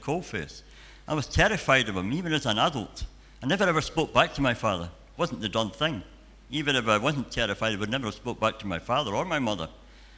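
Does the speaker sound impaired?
Yes: cleft palate and cleft lip; frequent childhood hospital stays at dental hospital in Edinburgh.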